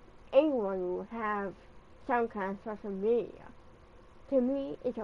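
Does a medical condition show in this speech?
Yes: cerebral palsy.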